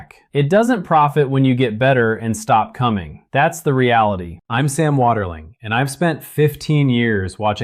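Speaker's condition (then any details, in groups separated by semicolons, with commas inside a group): No condition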